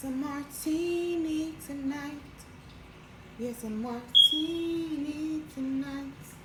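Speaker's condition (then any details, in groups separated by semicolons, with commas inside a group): No condition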